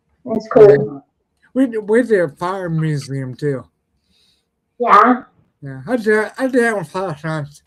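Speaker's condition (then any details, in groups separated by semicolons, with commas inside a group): Ataxia; genetic, from birth; speech impediment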